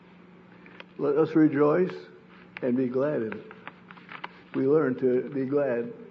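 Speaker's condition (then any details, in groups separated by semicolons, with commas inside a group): Parkinson's disease; sleep disrupted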